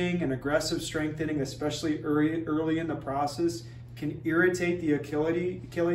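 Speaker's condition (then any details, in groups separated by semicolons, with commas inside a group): No condition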